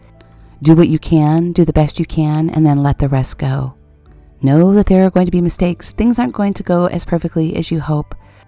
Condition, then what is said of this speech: No condition.